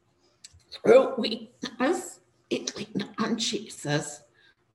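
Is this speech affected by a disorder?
Yes: spasmodic dysphonia; neurological, vocal cords function only in spasms; trouble speaking during talk; unable to speak normally, voice produced in spasms.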